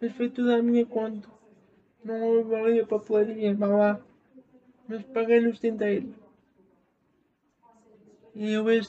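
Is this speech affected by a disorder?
Yes: spastic cerebral palsy; spastic motor type.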